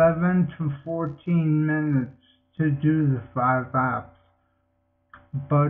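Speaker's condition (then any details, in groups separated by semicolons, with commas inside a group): Multiple sclerosis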